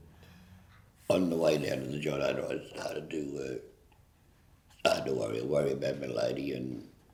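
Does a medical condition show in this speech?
Yes: throat cancer; located in throat.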